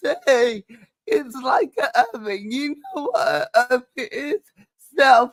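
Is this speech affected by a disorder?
Yes: cerebral palsy.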